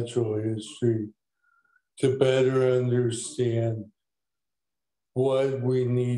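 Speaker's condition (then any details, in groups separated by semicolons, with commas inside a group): ALS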